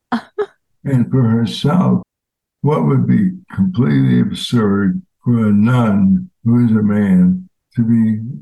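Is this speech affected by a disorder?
Yes: ALS; voice changed since onset, now a different voice, no spontaneous crying fits.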